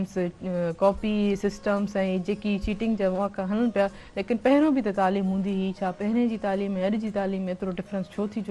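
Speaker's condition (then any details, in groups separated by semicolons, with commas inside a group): No condition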